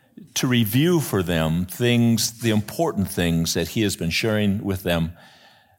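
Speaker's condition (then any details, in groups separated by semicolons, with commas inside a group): No condition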